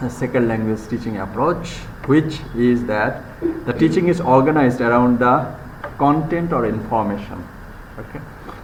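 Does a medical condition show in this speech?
No.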